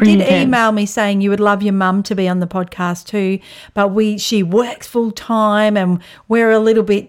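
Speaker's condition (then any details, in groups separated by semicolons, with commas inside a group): No condition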